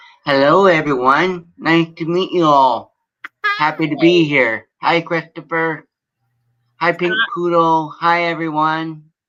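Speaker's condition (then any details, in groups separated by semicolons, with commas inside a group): Cerebral palsy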